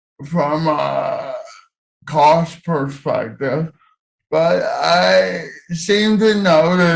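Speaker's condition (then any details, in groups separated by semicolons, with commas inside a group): Cerebral palsy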